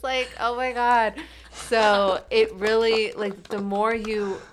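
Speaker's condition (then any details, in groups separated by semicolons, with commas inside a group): No condition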